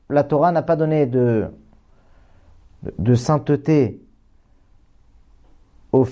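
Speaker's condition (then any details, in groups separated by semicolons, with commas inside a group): No condition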